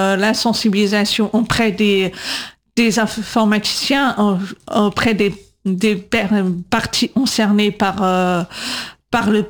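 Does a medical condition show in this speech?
Yes: deaf from birth; congenital deafness; atypical voice, speech recognition struggles to understand, 20 years speech therapy, lpc coder in class.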